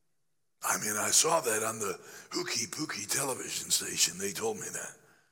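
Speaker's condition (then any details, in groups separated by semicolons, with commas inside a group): Laryngeal cancer after radiation, growth on voice box treated with radiation and chemotherapy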